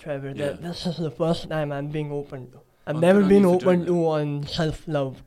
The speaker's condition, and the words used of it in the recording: Cleft palate. So people really try harder to understand what I'm trying to talk.